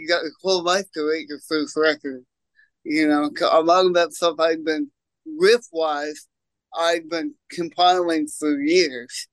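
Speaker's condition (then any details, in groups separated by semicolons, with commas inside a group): Cerebral palsy; congenital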